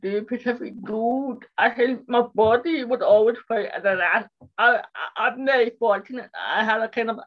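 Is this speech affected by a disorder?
Yes: cerebral palsy; left side affected, walking and dexterity difficulties, profoundly deaf, tightens easily, riding for disabled 15 years; accident injuries four years ago, painful leg, struggles walking, on medication, no longer breathless; speech impairment.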